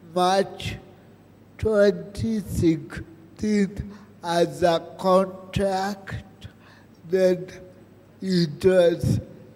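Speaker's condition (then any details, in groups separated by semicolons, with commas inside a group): Cerebral palsy; about 34 years since onset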